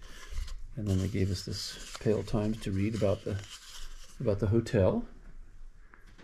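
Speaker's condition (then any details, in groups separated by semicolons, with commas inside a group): No condition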